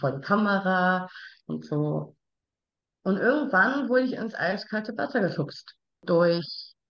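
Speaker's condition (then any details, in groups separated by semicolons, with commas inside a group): Down syndrome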